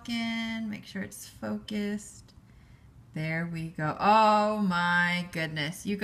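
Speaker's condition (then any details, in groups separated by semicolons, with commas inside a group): No condition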